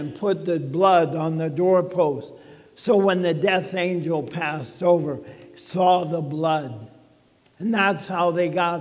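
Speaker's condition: ALS; talking funny

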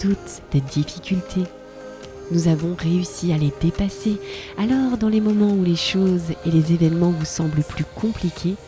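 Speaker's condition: No condition

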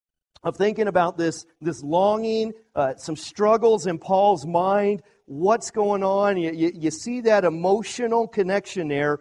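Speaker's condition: No condition

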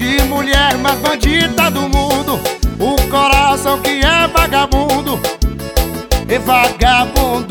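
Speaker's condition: No condition

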